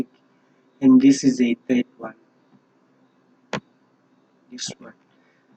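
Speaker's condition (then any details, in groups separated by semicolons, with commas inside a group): No condition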